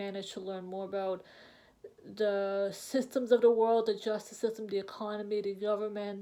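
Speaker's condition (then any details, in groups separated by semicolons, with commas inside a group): No condition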